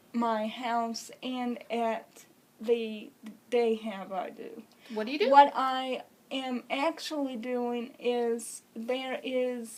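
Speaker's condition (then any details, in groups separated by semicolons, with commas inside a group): Cerebral palsy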